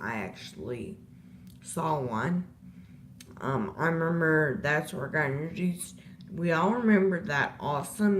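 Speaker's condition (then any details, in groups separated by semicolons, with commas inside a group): Disability causing slurred speech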